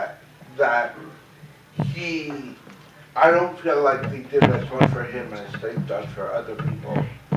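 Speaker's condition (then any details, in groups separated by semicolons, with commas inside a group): Cerebral palsy; very mild form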